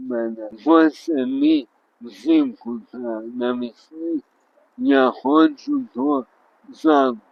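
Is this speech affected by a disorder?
Yes: traumatic brain injury; car crash, many impairments; in rehab, pool therapy.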